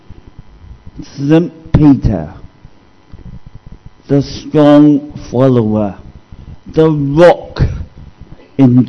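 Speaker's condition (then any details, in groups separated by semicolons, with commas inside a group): Cerebral palsy; discovered at age 2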